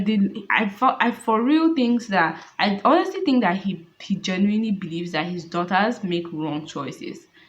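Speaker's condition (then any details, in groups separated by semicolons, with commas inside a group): No condition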